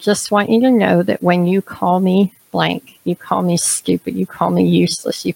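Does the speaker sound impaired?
Yes: cleft palate; congenital, extremely severe, no nose, no upper lip, trachea issues, experimental plastic surgery; unclear speech at school age, early extreme breathing difficulties, feeding problems.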